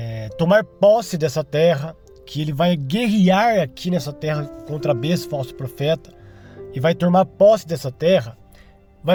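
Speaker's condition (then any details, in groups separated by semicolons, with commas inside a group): No condition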